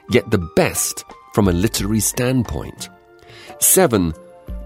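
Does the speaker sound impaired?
No.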